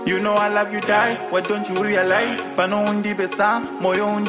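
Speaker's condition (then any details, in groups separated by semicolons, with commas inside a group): No condition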